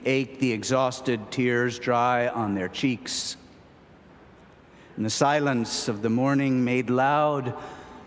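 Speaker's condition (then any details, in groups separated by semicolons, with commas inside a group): No condition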